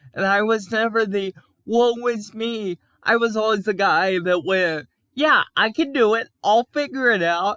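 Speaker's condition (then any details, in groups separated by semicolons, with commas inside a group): Cerebral palsy; can speak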